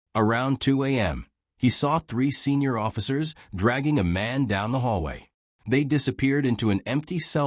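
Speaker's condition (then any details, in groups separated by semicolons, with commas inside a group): No condition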